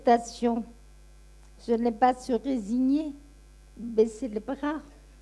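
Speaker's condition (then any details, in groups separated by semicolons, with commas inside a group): Friedreich's ataxia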